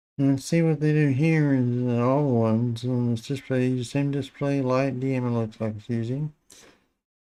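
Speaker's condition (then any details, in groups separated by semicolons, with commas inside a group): Parkinson's disease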